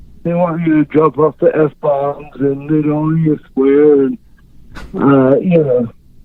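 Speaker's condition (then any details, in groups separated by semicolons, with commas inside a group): Cerebral palsy; unable to write or type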